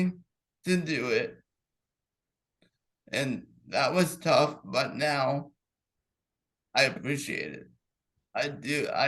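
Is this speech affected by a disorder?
Yes: cerebral palsy.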